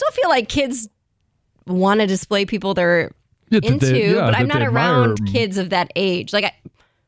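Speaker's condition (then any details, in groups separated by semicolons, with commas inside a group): No condition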